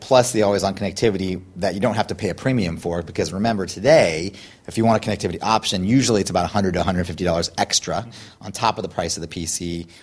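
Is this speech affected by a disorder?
No.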